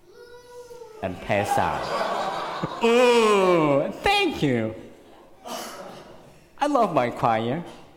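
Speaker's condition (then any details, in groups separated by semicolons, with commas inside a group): Cleft lip and palate; very severe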